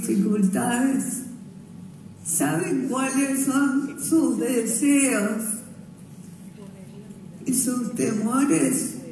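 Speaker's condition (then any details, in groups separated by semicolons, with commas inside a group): Cerebral palsy; speech affected by condition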